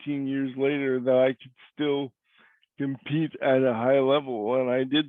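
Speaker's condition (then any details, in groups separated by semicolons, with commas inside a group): Cerebral palsy; voice is different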